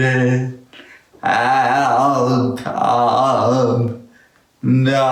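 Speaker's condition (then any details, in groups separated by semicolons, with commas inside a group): Traumatic brain injury; speech impairment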